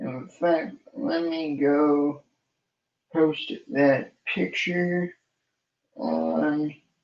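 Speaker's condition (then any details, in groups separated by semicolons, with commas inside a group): Cerebral palsy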